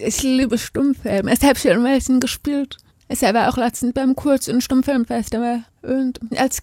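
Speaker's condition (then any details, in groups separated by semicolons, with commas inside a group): Deafness; speaks and signs, bilingual, hearing people forget deafness because speaks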